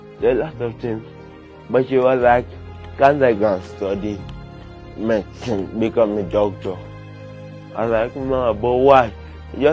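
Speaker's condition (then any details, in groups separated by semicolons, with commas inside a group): Cerebral palsy; limits movement and coordination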